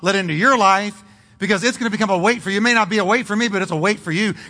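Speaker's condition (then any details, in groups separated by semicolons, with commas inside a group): No condition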